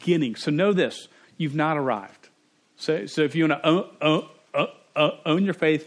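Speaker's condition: Stuttering; cannot turn on or off; stutters involuntarily, cannot control it, strangers notice the stutter, earlier weddings not fully fluent; repeated sounds, blocks

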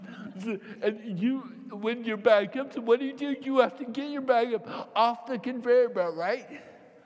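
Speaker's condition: Cerebral palsy, mild; head fell forward chin to chest

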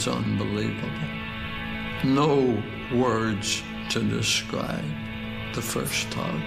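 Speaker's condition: ALS, speech-generating device

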